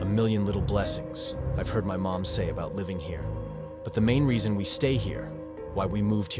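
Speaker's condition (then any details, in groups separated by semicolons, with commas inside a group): No condition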